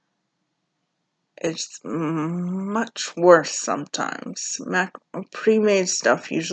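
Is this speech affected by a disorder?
Yes: cerebral palsy.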